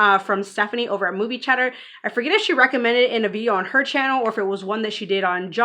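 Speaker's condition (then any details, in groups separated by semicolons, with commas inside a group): No condition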